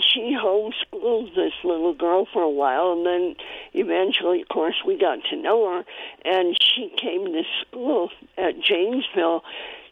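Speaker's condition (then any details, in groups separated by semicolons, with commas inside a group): Cleft palate; congenital cleft palate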